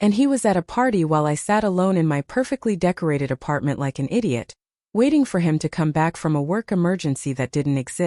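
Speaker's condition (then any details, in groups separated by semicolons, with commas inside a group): No condition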